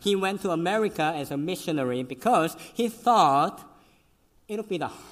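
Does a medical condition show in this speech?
Yes: cleft lip and palate; congenital, severe.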